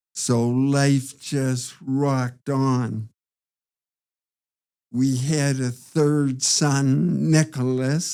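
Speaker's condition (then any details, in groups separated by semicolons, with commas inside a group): Parkinson's disease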